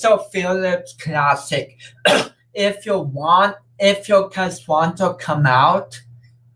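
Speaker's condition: Cerebral palsy; hands do not cramp

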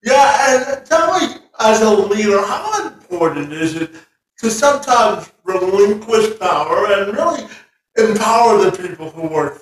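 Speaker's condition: Cerebral palsy, spastic quadriplegia

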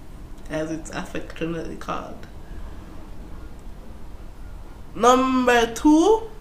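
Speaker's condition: Cerebral palsy

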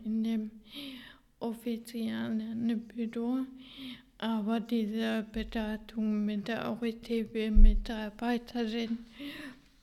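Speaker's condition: Ataxia, severe; hereditary ataxia

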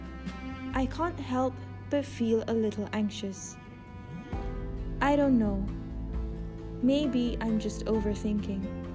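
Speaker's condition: No condition

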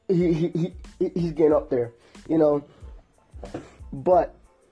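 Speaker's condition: Stuttering; may stutter during podcast; repeated sounds

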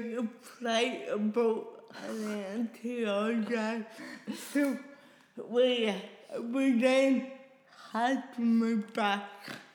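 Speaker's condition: Cerebral palsy; past speech therapy with recorded playback, lost speech six days in Tasmania, returned gradually; daily speech difficulty, hears own speech differently from listeners

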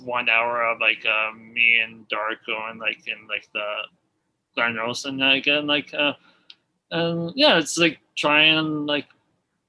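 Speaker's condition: Aphasia after stroke; caused by stroke, acute care then 11 months long-term inpatient rehab at Pinoca; knows exactly what to say, but words blocked from coming out as intended, frequent fillers

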